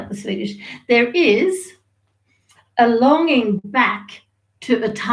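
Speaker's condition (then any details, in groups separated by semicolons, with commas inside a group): No condition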